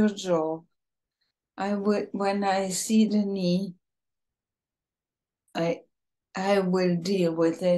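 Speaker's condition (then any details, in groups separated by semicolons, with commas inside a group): ALS, bulbar form, bulbar onset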